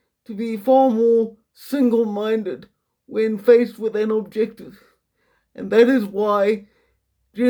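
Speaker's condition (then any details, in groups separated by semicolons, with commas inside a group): Quadriplegic cerebral palsy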